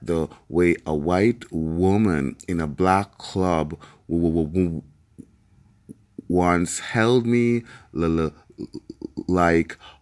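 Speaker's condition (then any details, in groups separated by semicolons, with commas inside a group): Stuttering; stuttering since childhood, onset in Jamaican countryside; stuttered joke once misheard by listener as something ugly; repeated sounds, prolonged sounds, blocks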